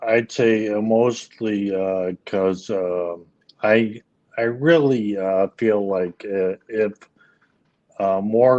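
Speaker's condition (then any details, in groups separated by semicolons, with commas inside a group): ALS; speech issues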